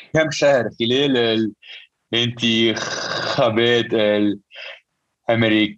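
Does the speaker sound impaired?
Yes: stuttering; present since at least teenage years; stutter noticeable, joking about it helps listeners understand why speech sounds that way; here prolonged sounds, blocks.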